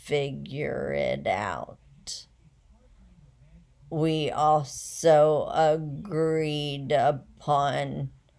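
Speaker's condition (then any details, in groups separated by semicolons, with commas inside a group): Essential tremor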